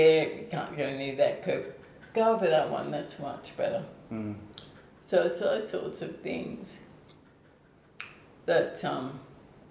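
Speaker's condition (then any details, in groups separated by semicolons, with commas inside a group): ALS/MND; onset foot drop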